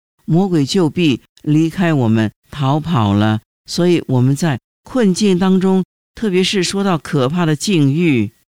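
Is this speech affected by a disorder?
No.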